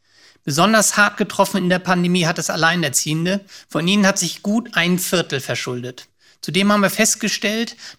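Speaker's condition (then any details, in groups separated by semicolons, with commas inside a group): No condition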